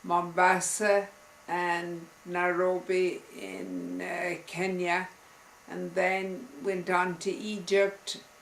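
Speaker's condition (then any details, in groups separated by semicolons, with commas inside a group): Multiple sclerosis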